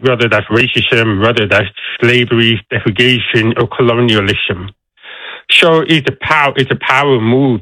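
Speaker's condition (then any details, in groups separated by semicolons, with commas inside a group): Deafness; deaf accent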